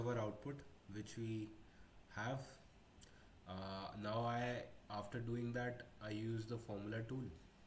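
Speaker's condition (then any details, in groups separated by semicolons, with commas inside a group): No condition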